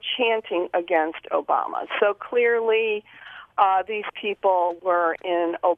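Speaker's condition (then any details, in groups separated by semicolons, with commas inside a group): No condition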